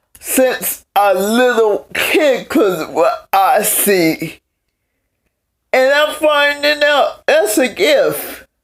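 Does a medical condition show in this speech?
Yes: cerebral palsy; several unnoticed strokes.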